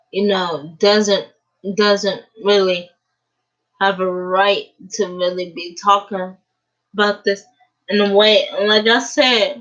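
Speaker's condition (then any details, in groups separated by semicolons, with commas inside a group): Cerebral palsy; uses a wheelchair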